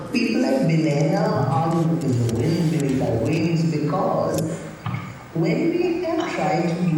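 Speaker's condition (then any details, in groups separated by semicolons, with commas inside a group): No condition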